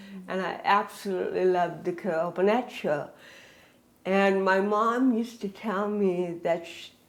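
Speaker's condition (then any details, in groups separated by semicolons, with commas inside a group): Cerebral palsy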